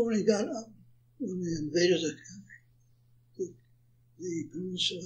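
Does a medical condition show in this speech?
Yes: Parkinson's.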